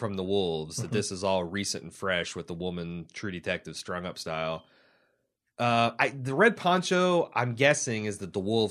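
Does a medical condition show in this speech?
No.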